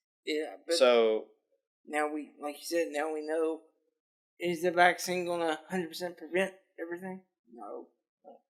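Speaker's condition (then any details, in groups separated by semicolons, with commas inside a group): Cerebral palsy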